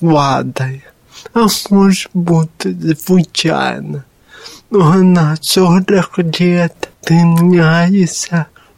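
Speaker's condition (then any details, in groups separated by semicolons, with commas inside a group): Cerebral palsy; since birth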